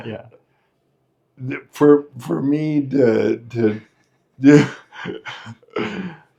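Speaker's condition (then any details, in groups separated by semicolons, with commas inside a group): Friedreich's ataxia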